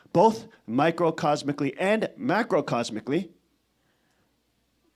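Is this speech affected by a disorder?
No.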